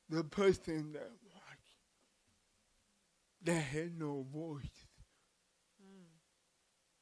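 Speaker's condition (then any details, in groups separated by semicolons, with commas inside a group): Cerebral palsy; from birth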